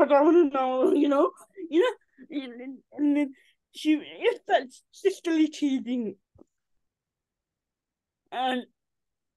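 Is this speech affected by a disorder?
Yes: cerebral palsy.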